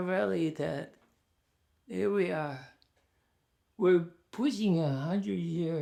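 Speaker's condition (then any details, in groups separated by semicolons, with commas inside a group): ALS; fast progression, cane and wheelchair; speech challenging, short of breath speaking, lacks inflection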